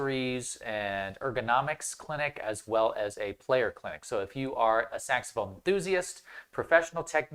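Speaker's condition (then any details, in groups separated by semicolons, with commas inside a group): No condition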